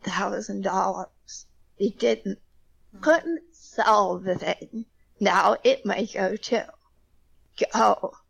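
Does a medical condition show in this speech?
Yes: spasmodic dysphonia; voice cracking, may sound nervous, injections caused muteness for a month then very soft voice.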